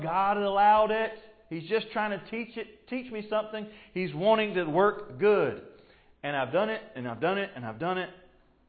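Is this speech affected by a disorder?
No.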